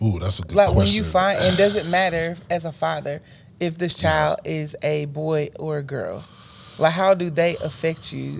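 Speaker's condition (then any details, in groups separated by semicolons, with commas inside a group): No condition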